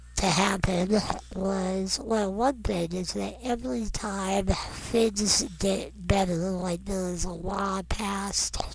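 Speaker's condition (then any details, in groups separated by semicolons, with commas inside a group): Non-progressive muscular dystrophy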